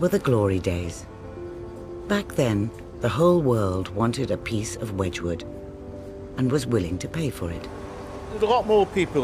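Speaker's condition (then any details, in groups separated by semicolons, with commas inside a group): No condition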